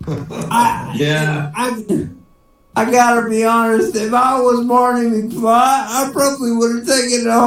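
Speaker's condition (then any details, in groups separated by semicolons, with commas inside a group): Cerebral palsy; speech sounds drunk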